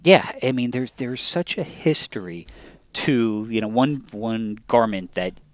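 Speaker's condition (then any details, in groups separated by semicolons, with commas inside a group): No condition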